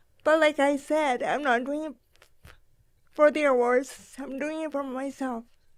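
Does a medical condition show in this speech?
Yes: cerebral palsy.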